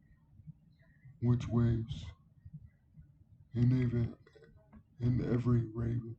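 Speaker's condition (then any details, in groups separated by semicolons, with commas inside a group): Cerebral palsy; wheelchair user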